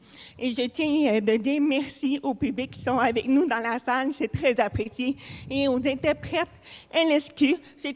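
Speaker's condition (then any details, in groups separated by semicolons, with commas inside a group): Hard of hearing; cochlear implant, implant removed at night and kept in dehumidifier box, no hearing without implant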